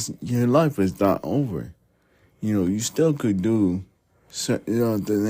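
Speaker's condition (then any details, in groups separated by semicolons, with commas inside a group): Multiple sclerosis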